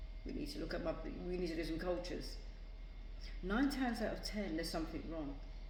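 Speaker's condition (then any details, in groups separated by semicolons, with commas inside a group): No condition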